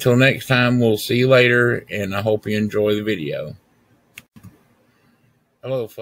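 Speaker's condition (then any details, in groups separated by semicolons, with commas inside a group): No condition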